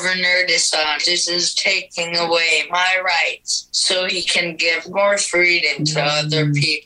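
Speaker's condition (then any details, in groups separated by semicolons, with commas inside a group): Cerebral palsy, speech-generating device; speaks through communication app on iPad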